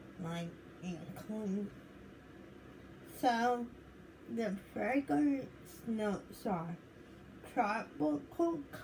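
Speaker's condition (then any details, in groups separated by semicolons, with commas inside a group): Cerebral palsy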